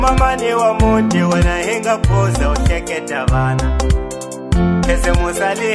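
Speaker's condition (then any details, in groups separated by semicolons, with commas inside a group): No condition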